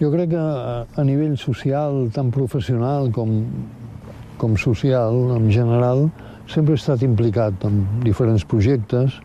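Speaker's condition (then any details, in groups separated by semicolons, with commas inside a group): Parkinson's disease; progressive, onset about 15 years before death at 79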